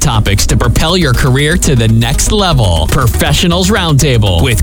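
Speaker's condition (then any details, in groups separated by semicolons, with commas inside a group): No condition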